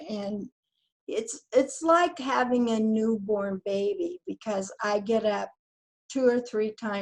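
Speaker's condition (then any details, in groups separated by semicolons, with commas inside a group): ALS; voice weakening, voice banking begun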